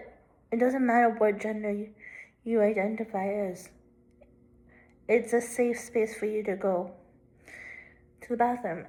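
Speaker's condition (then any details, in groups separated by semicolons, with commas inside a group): Cerebral palsy, left hemiplegia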